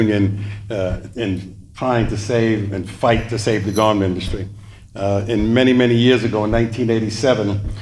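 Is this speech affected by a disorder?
No.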